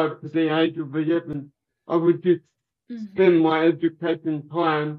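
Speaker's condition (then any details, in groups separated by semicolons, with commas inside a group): Cerebral palsy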